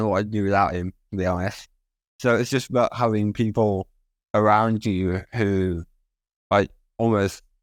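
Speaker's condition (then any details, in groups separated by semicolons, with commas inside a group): Spinal muscular atrophy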